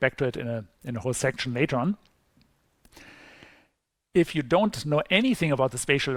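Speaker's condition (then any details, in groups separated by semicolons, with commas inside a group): No condition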